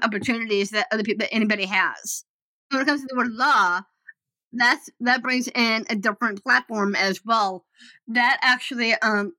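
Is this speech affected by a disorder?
Yes: Down syndrome; developmental disability.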